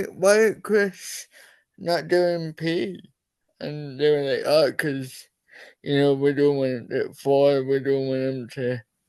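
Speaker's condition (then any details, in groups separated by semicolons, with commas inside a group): Cerebral palsy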